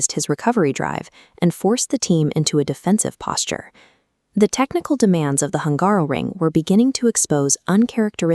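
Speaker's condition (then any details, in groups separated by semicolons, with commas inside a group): No condition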